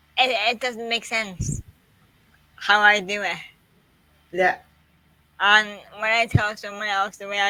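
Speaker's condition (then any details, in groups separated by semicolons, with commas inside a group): Quadriplegic cerebral palsy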